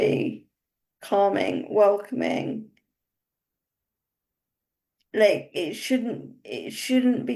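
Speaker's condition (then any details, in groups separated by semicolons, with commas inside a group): Cerebral palsy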